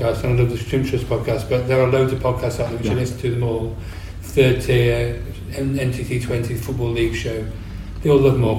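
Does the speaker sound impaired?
Yes: Parkinson's disease; quieter, mumbles a lot, new since onset.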